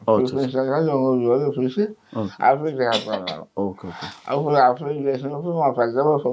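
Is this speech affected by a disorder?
Yes: mouth cancer; surgery, part removed; difficulty eating.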